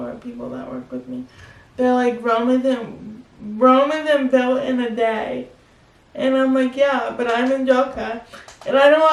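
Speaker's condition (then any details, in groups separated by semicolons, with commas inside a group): Spastic quadriplegic cerebral palsy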